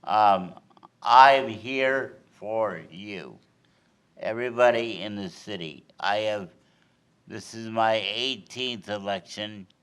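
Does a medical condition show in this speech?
Yes: cerebral palsy.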